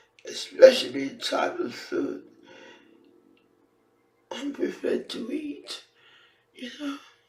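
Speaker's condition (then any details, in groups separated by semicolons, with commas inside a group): Facial palsy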